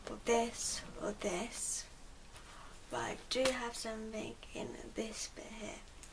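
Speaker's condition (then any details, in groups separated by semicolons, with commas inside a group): Cerebral palsy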